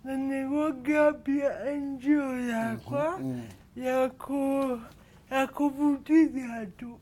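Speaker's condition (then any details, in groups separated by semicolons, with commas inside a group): Cerebral palsy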